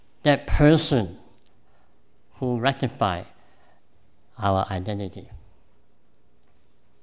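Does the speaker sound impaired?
Yes: cleft palate; congenital cleft palate.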